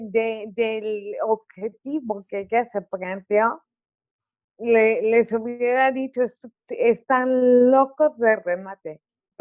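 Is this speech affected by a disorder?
Yes: cerebral palsy; articulation affected.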